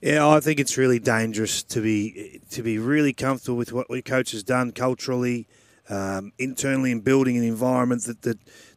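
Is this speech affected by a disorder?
No.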